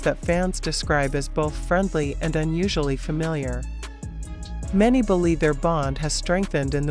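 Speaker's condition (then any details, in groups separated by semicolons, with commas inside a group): No condition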